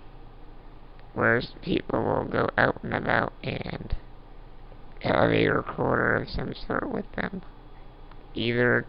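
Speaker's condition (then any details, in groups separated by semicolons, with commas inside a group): Duchenne muscular dystrophy; voice audibly worsening late in recording, uses Dragon naturally speaking voice recognition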